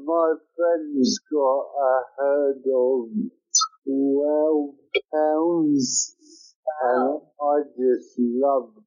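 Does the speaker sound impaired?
Yes: cerebral palsy; from birth.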